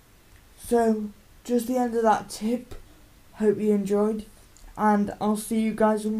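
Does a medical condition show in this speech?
Yes: cerebral palsy.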